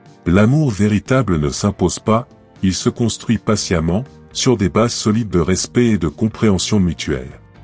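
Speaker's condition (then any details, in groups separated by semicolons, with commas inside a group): No condition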